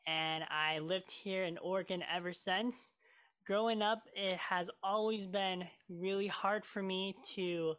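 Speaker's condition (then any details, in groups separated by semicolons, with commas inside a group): Cleft lip and palate; scar removal declined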